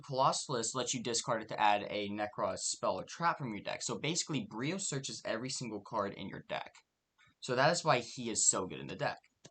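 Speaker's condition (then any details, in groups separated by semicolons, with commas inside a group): No condition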